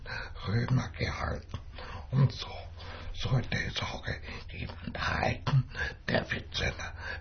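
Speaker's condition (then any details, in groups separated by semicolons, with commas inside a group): Dystonia with speech disorder; lifelong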